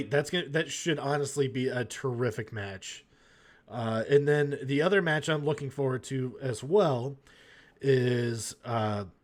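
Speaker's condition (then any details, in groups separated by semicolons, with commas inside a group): No condition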